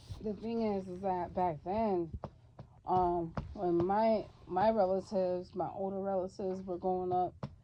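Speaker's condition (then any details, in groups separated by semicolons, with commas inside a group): No condition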